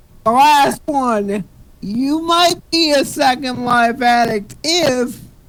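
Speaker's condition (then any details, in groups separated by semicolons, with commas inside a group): Cerebral palsy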